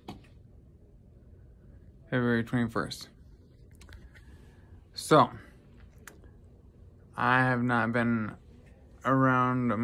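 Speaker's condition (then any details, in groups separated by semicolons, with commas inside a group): Traumatic brain injury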